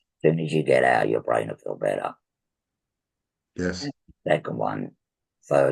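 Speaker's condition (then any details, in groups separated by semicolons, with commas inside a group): Laryngectomy for laryngeal cancer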